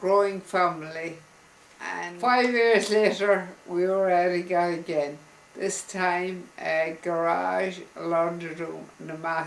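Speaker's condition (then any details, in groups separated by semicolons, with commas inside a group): Multiple sclerosis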